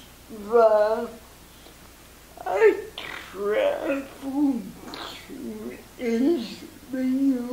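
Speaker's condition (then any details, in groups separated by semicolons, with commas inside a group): Cerebral palsy; speech impairment, cerebral palsy accent, hard to hear in noise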